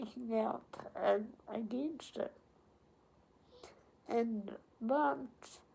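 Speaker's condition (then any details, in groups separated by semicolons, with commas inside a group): Cerebral palsy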